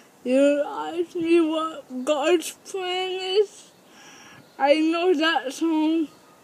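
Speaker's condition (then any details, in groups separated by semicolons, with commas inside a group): Cerebral palsy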